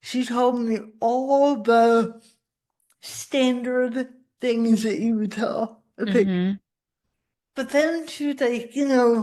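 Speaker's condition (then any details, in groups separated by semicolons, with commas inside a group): Cerebral palsy; spasticity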